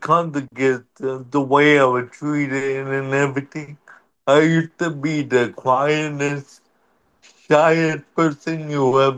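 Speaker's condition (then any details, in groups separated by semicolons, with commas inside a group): Cerebral palsy; wheelchair over the years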